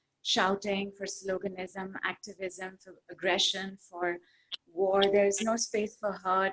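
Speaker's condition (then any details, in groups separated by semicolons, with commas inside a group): No condition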